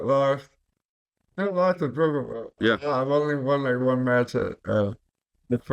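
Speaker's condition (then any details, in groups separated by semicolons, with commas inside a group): Cerebral palsy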